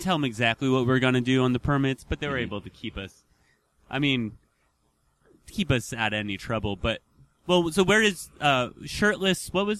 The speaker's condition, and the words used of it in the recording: No condition.